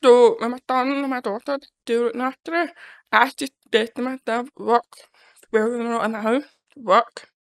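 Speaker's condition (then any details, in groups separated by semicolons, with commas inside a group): Deafness; congenital deafness, born deaf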